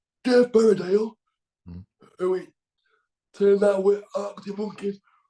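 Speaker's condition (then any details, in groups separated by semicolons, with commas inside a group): Cerebral palsy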